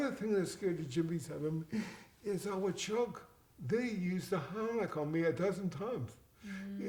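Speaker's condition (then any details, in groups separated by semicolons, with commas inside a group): Cerebral palsy, mild; affects speech and walking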